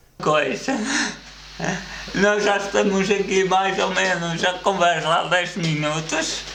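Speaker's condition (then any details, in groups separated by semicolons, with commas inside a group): Cerebral palsy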